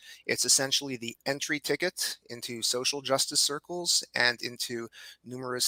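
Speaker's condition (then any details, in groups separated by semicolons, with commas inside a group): No condition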